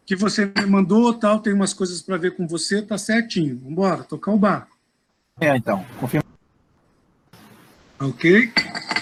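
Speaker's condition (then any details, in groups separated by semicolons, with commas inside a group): No condition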